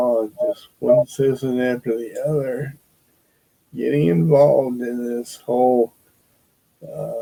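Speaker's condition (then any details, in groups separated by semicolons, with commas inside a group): Parkinson's disease; loses train of thought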